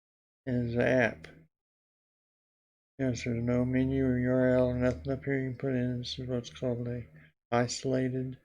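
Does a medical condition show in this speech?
Yes: Parkinson's disease.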